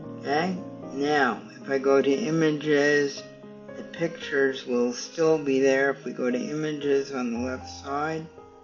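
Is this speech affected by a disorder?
Yes: cerebral palsy; stiff muscles.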